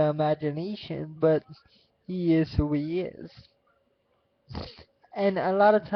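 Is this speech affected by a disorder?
Yes: cerebral palsy, quadriplegic.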